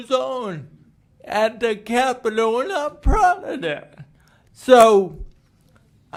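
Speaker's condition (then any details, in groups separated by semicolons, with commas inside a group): Cerebral palsy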